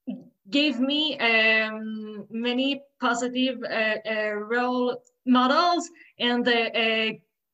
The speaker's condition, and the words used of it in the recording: Stuttering. You know, like when I when I talk, I am not able to do properly another task